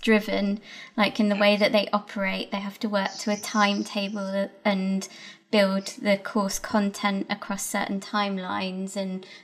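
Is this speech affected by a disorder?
No.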